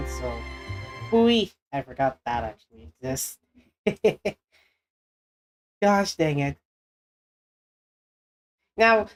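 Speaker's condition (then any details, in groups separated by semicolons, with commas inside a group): No condition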